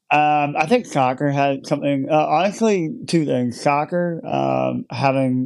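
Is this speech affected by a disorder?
Yes: cleft lip and palate; congenital cleft lip and palate, large hole in mouth at birth, born in Ukraine, attributed to birthplace location.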